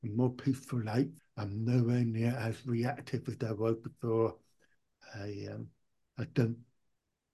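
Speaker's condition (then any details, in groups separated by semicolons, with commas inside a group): Profound deafness; speech not too bad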